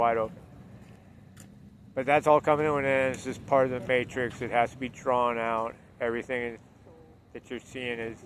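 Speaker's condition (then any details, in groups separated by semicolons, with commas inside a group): No condition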